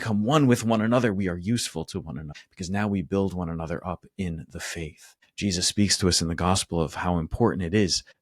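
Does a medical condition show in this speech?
No.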